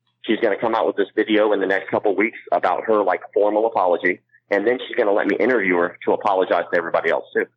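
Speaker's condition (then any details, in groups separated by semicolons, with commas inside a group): Cleft palate; congenital cleft palate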